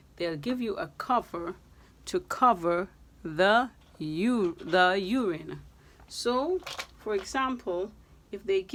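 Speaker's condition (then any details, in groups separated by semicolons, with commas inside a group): No condition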